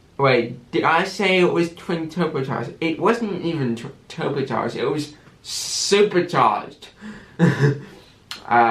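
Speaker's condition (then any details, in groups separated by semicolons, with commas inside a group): Cerebral palsy with stammer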